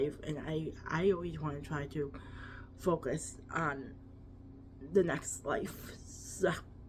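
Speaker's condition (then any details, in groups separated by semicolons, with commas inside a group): Cerebral palsy, quadriplegic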